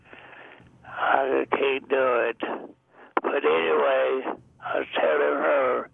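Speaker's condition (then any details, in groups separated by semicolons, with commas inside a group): Deafness; also blind, age 99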